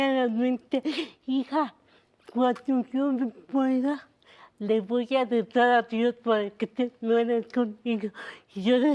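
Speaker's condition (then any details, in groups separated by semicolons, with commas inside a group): Cerebral palsy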